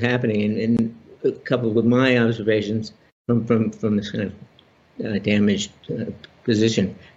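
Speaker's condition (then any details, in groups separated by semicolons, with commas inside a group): Parkinson's disease; Parkinson's about 30 years, benign spinal tumor removed in 6-hour surgery at Johns Hopkins, relearned walking; on Parkinson's medication, problems walking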